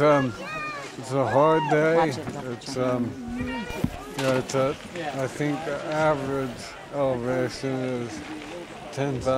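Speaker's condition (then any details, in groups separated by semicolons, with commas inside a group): ALS; onset in biceps, now affecting quads; progressing, about three years since onset, twitching, no feeding tube; losing voice, mostly muscular, little respiratory involvement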